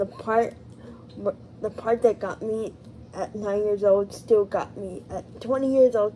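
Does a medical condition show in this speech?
Yes: cerebral palsy.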